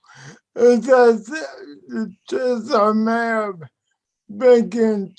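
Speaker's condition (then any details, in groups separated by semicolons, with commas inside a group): Cerebral palsy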